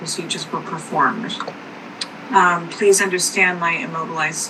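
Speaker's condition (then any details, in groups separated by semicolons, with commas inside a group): No condition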